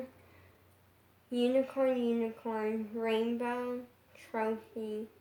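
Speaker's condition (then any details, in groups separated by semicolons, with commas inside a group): Brain injury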